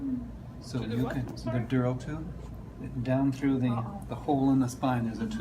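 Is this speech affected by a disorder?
No.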